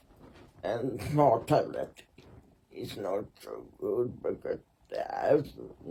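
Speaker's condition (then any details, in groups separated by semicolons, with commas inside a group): Muscular Parkinson; vascular parkinsonism, multiple surgeries; progressive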